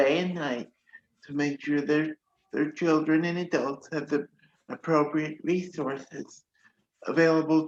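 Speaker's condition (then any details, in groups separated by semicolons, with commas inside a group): Cerebral palsy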